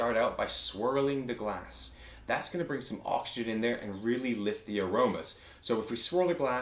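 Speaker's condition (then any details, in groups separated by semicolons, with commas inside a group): No condition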